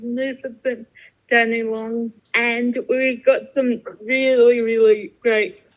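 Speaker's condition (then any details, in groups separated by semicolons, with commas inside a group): Cerebral palsy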